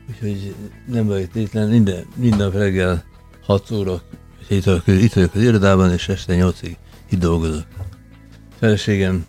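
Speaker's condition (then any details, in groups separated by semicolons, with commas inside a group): Parkinson's disease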